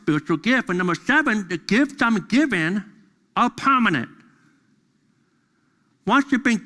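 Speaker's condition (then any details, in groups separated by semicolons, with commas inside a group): Deafness; deaf during school years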